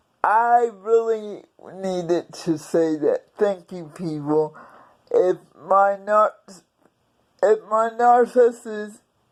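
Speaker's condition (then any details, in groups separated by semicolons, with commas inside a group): Cerebral palsy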